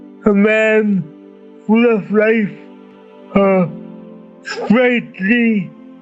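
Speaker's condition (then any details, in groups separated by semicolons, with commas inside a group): Cerebral palsy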